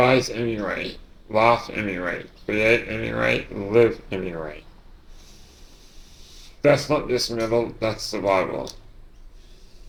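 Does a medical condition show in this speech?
Yes: Duchenne muscular dystrophy.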